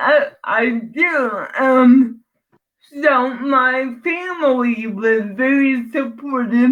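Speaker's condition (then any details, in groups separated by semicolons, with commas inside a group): Cerebral palsy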